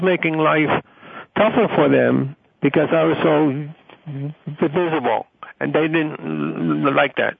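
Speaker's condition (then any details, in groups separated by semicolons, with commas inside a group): Stuttering; stuttering since age eight, onset after teacher experience and shingles; blocks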